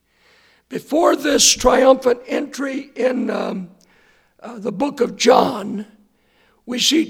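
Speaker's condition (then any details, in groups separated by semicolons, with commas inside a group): Hoarseness after vocal cord surgery; vocal cords look straight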